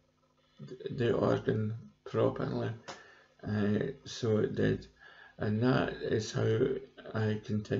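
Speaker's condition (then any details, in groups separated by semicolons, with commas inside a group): Cerebral palsy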